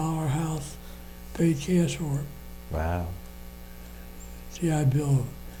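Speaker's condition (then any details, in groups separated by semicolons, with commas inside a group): Parkinson's disease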